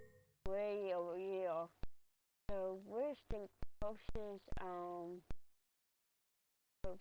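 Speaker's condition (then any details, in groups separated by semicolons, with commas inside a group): Cerebral palsy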